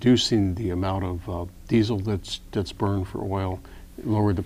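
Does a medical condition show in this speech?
No.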